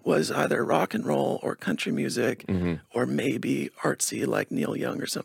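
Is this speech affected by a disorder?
Yes: spasmodic dysphonia; onset age 18, worsened over years, linked to singing training, Botox every 6 weeks offered, energy healing; speaks in higher pinched tone to reliably get words out, lower voice inconsistent; lower voice less consistent, higher pitch more pinched but words get out.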